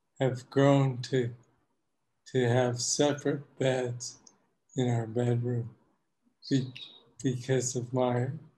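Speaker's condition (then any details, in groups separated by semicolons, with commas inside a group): Parkinson's disease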